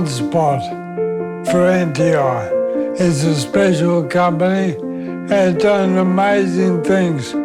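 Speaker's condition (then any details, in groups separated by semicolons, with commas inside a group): Motor neurone disease; voice fatigue, early sign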